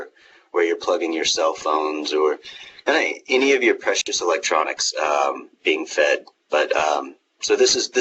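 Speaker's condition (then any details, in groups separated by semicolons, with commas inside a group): No condition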